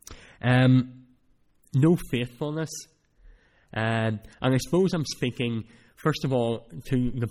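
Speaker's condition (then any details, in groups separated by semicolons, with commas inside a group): Cleft palate; speech not that clear at times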